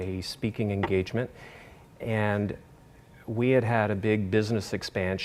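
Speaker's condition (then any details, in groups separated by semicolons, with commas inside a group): No condition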